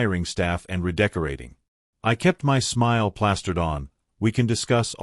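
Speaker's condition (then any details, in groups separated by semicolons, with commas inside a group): No condition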